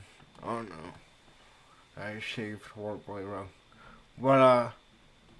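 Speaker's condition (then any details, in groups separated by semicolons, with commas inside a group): Cerebral palsy; speech affected by cerebral palsy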